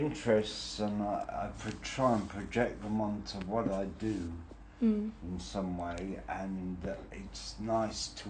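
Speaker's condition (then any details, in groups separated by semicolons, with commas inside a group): Brain injury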